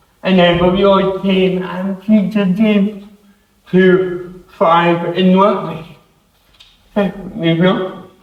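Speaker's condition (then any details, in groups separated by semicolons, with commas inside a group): Cerebral palsy; affects hands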